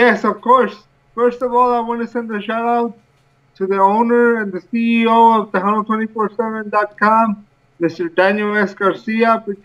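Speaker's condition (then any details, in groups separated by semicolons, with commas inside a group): Cerebral palsy; from birth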